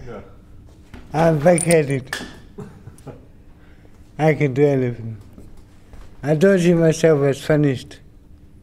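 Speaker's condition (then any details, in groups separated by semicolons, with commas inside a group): Brain injury; spasticity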